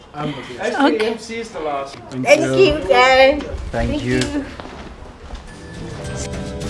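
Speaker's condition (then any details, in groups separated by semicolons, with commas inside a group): No condition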